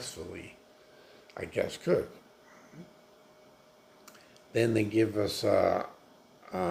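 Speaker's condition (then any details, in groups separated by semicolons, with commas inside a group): Multiple sclerosis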